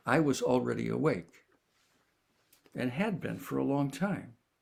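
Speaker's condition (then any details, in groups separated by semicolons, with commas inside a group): No condition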